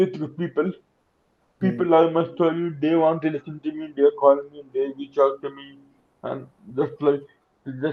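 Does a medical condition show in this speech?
Yes: cerebral palsy.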